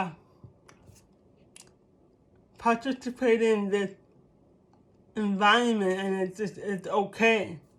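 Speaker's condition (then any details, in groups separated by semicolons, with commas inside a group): Cerebral palsy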